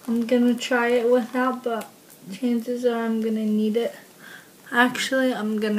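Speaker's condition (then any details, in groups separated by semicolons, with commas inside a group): Cerebral palsy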